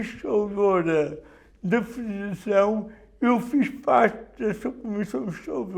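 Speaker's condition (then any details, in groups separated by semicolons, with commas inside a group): Cerebral palsy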